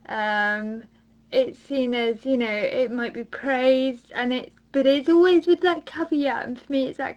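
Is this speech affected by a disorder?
Yes: mild cerebral palsy; since birth, hands and arms, notable arm tremors, poor coordination, writing difficult, can walk; diagnosed at 15, about 10 years since diagnosis, mid-20s, childhood hospital and physiotherapist assessments.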